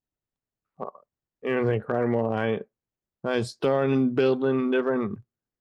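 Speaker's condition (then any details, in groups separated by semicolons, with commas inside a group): Friedreich's ataxia; diagnosed age 14, earlier shortness of breath, wheelchair dependent since age 18; age 28, 14 years since diagnosis, still progressing, uses wheelchair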